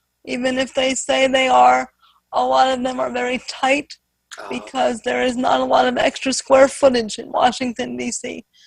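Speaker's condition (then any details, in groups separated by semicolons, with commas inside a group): Spastic quadriplegic cerebral palsy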